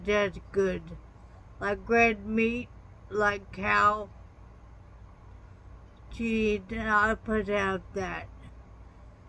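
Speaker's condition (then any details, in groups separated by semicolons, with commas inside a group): Traumatic brain injury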